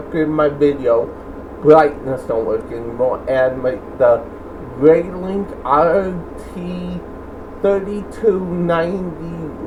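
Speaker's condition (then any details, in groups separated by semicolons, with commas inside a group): Cerebral palsy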